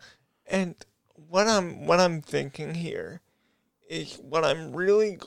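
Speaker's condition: Cerebral palsy; brain disorder, brain injury

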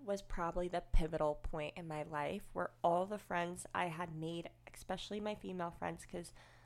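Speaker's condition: Cleft lip and palate; unilateral left-sided, congenital, nasal passage through lip and palate, lip adhesion at 16 weeks, childhood hospitalizations, dental impressions

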